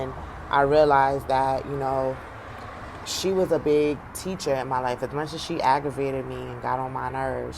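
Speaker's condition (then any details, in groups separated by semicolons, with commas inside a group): No condition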